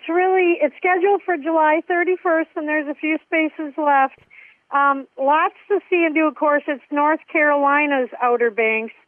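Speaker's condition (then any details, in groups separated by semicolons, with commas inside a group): No condition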